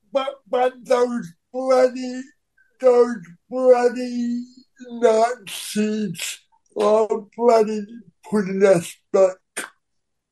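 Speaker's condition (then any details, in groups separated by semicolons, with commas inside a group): Cerebral palsy; wheelchair user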